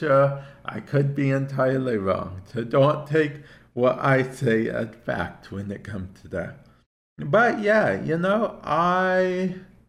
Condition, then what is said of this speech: Cerebral palsy. I have cerebral palsy, which affects my speech to an extent, as well as my hand-eye coordination and balance.